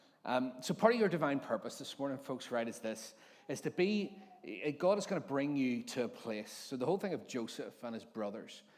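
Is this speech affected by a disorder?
No.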